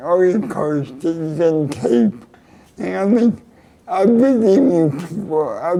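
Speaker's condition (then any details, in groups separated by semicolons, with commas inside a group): Cerebral palsy; neck surgery went badly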